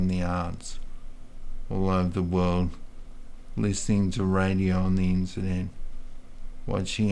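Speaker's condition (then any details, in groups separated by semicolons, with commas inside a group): Multiple sclerosis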